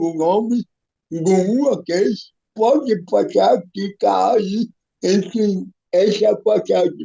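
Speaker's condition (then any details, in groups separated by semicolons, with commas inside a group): Cerebral palsy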